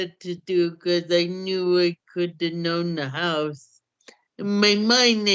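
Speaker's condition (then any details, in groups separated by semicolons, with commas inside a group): Cerebral palsy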